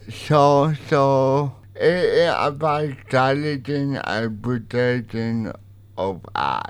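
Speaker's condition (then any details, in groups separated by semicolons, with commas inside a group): Cerebral palsy; partly typed audio on light writer communication device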